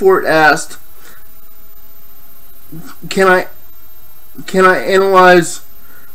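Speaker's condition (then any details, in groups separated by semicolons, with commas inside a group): Cerebral palsy, spastic diplegia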